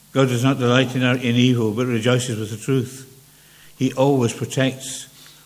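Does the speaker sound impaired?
Yes: Parkinson's; speech less clear than before for some years; has learned to manage speech more carefully, invites listeners to flag anything unclear.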